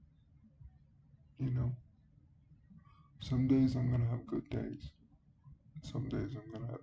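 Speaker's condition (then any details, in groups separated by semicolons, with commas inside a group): Cerebral palsy; speaks relatively well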